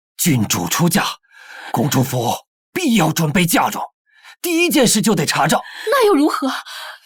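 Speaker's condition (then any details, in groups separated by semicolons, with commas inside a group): No condition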